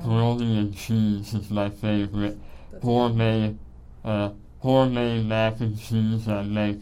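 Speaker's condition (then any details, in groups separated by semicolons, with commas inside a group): Treacher Collins syndrome; small airway and jaws made breathing and eating hard, emergency tracheotomy after birth, ng tube feeding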